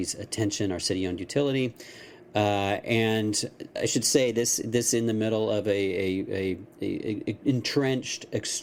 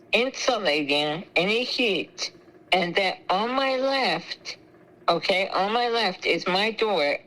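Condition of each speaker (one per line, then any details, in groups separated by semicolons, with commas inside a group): No condition
Spinal muscular atrophy; from birth, feeding tube, ventilator, suction, cough assist, CPT vest; age 24, ventilator 13+ hours nightly; chewing and swallowing trouble, high choking risk, secretions need suction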